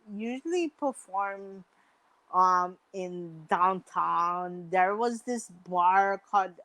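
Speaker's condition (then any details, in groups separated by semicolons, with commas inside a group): Mild cerebral palsy; mild, born prematurely, helmet and braces in childhood; can talk, big words hard to pronounce, childhood speech therapy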